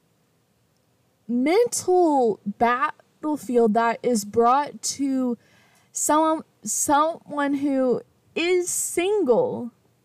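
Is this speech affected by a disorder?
Yes: stutter; stutter since age four; part-word repetitions, fillers, gets stuck on first word when saying own name; here repeated sounds, blocks.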